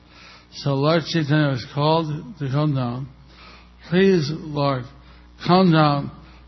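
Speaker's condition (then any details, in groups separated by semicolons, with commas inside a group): Stroke with facial paralysis; undergoing therapy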